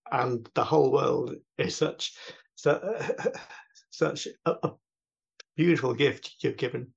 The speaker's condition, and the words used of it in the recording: Stuttering. I talk with a stammer, and that's fine.